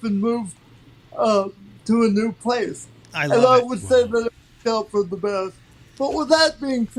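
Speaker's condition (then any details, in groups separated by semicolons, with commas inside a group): Cerebral palsy; from birth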